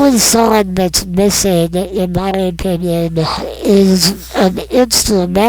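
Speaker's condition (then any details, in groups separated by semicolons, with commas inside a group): Non-progressive muscular dystrophy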